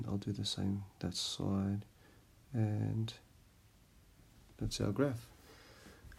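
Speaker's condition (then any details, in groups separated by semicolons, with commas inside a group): No condition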